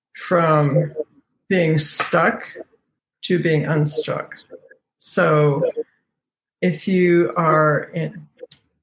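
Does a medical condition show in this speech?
Yes: aphasia after stroke; ischemic stroke from carotid artery dissection, clot to brain, right hand difficulty, rehab, physical therapy; about six years post-stroke, talks again after 16 neurofeedback sessions at 3.5 years, aphasia nearly overcome; aphasia for 3.5 years, trouble understanding, word-finding, spelling, laser therapy at two years gave 40-50% speech.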